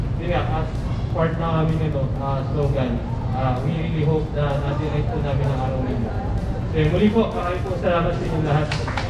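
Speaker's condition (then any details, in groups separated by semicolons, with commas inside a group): No condition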